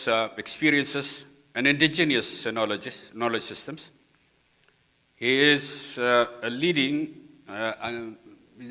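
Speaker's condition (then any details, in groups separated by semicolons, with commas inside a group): No condition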